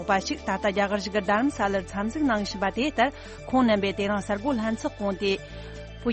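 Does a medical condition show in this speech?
No.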